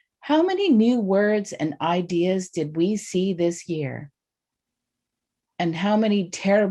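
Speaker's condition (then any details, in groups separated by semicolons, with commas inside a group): No condition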